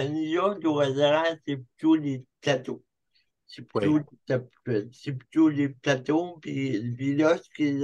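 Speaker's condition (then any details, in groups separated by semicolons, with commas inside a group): Cerebral palsy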